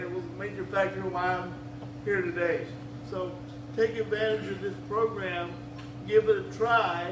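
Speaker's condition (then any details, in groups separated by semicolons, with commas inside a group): Cerebral palsy; wheelchair user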